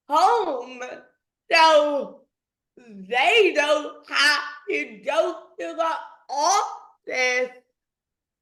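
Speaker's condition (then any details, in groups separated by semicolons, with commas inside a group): Dystonia; voice emerged after therapy sessions, previously not talking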